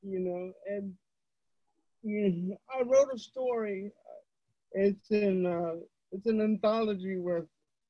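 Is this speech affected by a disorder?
Yes: cerebral palsy; wheelchair user; voice erratic, pitch goes high and low, dictation software can't understand.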